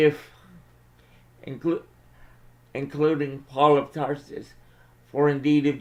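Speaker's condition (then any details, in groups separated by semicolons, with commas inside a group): Cerebral palsy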